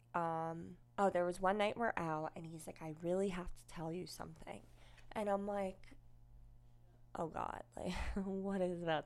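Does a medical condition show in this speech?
Yes: cleft lip and palate, unilateral.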